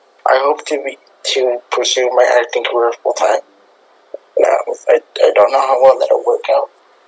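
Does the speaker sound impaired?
Yes: cerebral palsy; present from birth, diagnosed at birth, needed computer to type and support workers in school classes.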